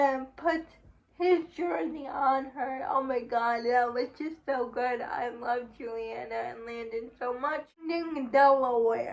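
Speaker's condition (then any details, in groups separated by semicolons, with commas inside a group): Cerebral palsy; uses wheelchair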